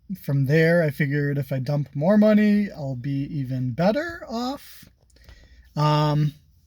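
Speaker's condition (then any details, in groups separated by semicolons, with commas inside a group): No condition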